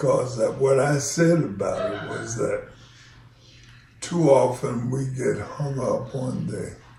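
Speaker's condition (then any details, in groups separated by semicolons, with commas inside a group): ALS; onset left foot drop, then left leg weakness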